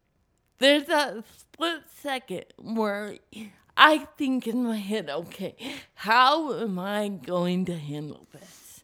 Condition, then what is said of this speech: Cerebral palsy. Your voice is different from what most people are going to expect on Live on Purpose Radio.